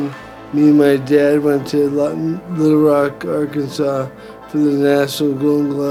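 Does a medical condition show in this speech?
Yes: brain injury; effects began around age 50.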